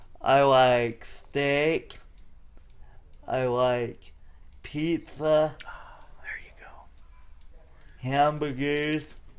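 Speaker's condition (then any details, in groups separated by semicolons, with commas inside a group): Cerebral palsy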